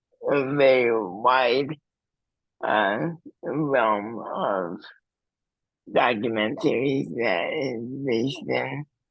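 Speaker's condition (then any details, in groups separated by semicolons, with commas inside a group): Cerebral palsy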